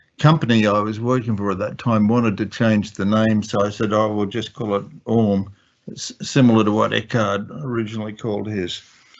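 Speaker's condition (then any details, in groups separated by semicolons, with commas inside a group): No condition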